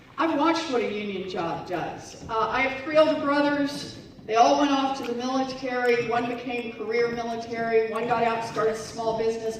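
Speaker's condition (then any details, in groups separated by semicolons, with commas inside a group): No condition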